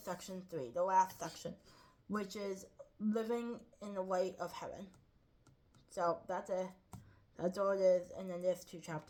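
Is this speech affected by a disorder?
Yes: cerebral palsy.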